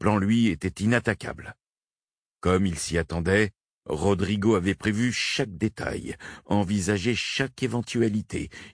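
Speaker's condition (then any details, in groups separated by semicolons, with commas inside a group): No condition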